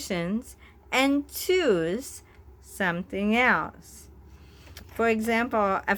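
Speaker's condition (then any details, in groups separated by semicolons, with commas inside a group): Bulbar ALS, bulbar onset; slowed speech, some sound combinations hard, worse some days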